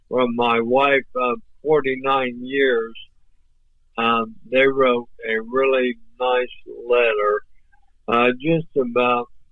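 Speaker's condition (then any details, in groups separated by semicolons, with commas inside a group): ALS; voice off but clear and understandable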